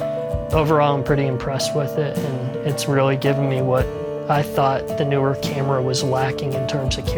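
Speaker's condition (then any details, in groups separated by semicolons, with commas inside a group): No condition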